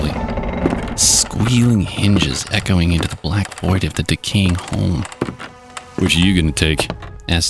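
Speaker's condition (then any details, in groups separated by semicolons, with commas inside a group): No condition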